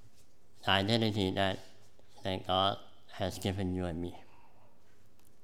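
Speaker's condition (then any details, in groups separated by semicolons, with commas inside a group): Cleft palate; present from birth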